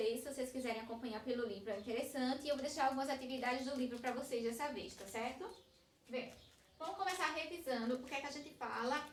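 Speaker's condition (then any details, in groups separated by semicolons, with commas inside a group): No condition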